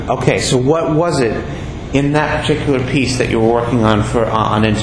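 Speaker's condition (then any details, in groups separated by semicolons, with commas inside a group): No condition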